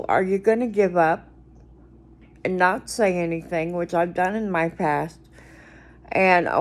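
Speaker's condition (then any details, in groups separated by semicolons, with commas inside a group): Cerebral palsy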